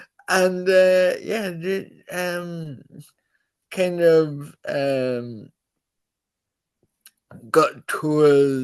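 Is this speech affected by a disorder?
Yes: cerebral palsy.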